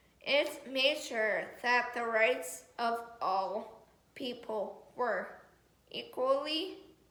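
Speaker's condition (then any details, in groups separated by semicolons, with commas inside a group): Cerebral palsy; affects muscles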